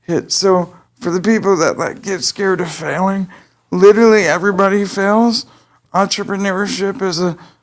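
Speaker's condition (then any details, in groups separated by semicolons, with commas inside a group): Cerebral palsy; able to speak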